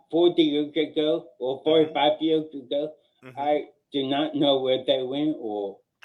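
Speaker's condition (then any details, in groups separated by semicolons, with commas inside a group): Cerebral palsy; mildest kind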